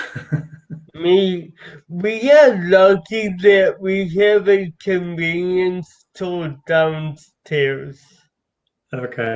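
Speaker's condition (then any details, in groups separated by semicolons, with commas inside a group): Cerebral palsy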